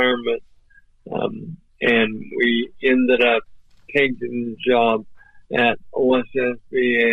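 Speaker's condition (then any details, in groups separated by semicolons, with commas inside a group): ALS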